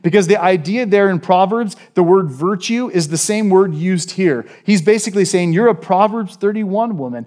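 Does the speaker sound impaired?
No.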